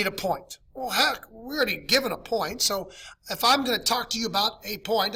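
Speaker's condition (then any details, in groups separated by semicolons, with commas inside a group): No condition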